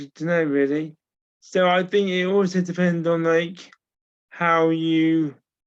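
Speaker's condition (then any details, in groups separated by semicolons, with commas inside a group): Cerebral palsy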